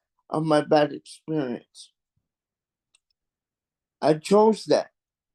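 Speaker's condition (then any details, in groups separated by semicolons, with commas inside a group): Cerebral palsy; voice tightens during spasms, when portioning out words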